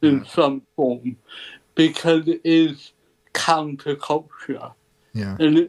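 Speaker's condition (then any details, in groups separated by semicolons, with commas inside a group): Cerebral palsy; ataxic type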